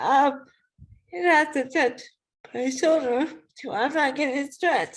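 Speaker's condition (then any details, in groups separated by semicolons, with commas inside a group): ALS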